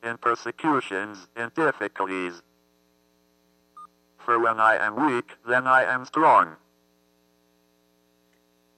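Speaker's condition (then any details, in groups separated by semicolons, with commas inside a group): Athetoid cerebral palsy; couldn't express self first 6 years, family couldn't understand, speech therapist Judy, communication box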